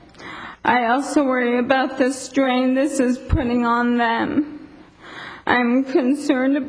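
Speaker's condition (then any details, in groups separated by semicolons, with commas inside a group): ALS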